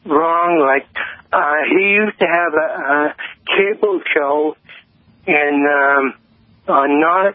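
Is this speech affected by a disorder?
Yes: cerebral palsy; lifelong, diagnosed at age 55, others long mistook for drunk.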